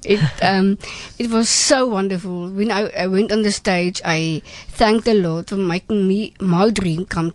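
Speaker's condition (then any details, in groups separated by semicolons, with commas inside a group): Down syndrome; trisomy 21, present from birth in Bloemfontein, no speech therapy or physiotherapy in infancy, stimulated by mother; adult, about 35 years since birth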